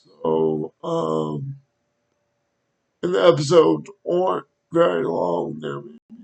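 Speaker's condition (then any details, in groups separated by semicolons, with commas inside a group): Cerebral palsy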